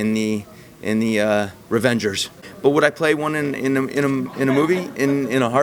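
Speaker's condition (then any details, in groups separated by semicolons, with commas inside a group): No condition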